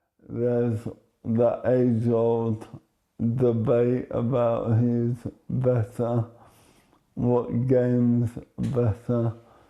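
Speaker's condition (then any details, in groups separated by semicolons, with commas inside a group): Motor neurone disease; diagnosed about 2.5 years ago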